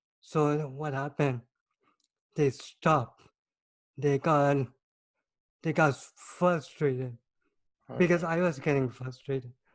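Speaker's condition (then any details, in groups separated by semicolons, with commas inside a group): Cerebral palsy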